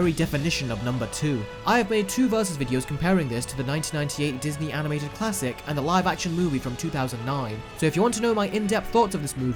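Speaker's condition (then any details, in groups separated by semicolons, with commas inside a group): No condition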